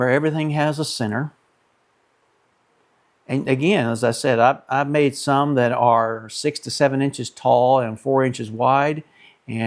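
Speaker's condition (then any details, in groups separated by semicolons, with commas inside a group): No condition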